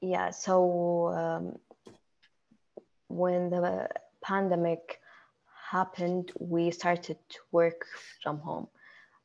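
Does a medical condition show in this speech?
Yes: stammer; stammer since childhood, only one in family, expected to outgrow it, no support sought growing up; attending stuttering awareness programs for about one year; more fluent in second language english than native language, plans words ahead, often mistaken as shy; here prolonged sounds, blocks.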